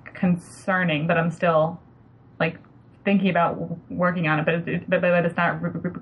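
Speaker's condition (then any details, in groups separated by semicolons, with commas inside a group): Stuttering; past stuttering therapy with desensitization, learned to live effectively with stuttering; stutters when talking with patients, listeners sometimes react oddly to stuttering; repeated sounds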